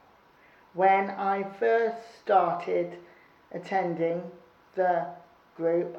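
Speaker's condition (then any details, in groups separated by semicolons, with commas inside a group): Cerebral palsy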